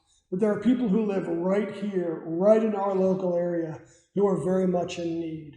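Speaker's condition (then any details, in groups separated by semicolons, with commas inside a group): No condition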